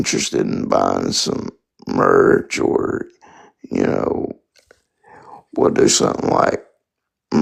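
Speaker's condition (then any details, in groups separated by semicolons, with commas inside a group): Spastic quadriplegic cerebral palsy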